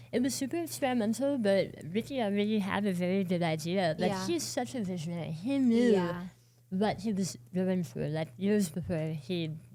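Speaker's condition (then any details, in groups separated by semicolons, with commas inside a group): Oral cancer, partial glossectomy; 7 years post surgery, recurrence, radiation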